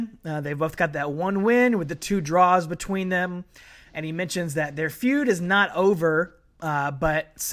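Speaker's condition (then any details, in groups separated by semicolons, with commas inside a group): No condition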